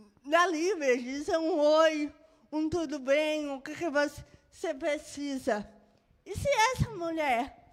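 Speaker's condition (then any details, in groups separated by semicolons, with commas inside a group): Cerebral palsy; birth brain injury; moderate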